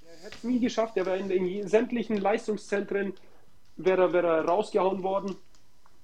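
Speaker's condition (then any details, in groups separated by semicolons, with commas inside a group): No condition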